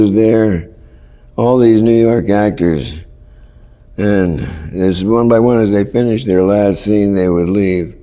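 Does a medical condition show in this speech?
Yes: Parkinson's; worsening, often debilitating.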